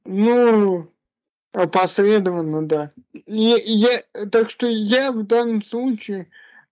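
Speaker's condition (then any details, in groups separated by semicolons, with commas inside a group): Cerebral palsy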